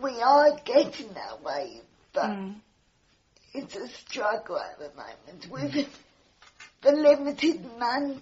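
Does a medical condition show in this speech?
Yes: cerebral palsy; cerebral palsy affecting all four limbs, physical only, cognition unaffected.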